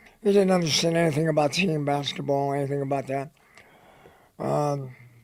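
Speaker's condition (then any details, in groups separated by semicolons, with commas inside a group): Head and neck cancer; dry throat, dry mouth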